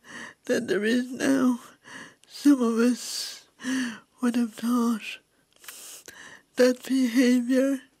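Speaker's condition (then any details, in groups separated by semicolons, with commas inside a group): Cerebral palsy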